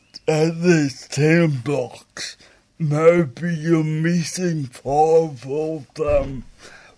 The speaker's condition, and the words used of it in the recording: Aphasia. I walk funny or talk funny, but my thinking is fine.